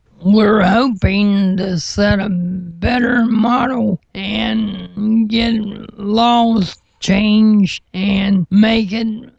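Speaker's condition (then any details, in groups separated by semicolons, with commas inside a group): Cerebral palsy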